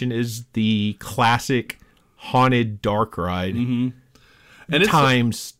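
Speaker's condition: No condition

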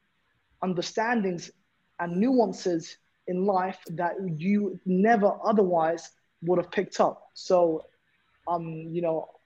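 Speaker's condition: Stuttering, mild; still stutters every now and then, aware of stuttering, not bothered by it; occasional stuttering, aware of stuttering while speaking; prolonged sounds

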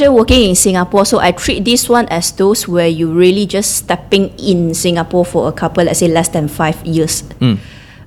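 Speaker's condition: No condition

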